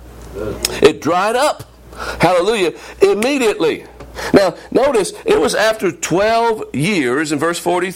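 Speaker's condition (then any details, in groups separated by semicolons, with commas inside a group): No condition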